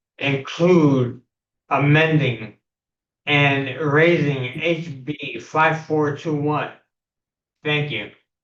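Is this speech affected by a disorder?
Yes: primary progressive multiple sclerosis.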